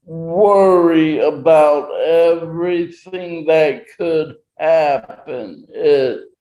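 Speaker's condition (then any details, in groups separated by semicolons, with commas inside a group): Traumatic brain injury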